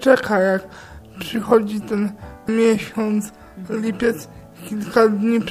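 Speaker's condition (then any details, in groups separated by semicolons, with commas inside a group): Cerebral palsy; childhood onset, moderate severity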